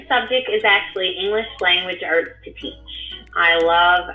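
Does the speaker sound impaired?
No.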